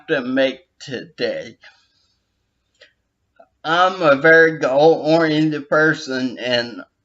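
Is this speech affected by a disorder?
Yes: brain injury with dysarthria.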